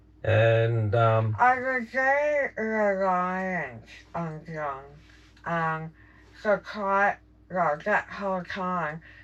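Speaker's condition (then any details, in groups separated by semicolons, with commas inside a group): Jaw cancer surgery; tracheostomy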